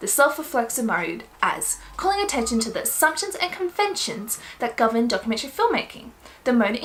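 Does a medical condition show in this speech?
No.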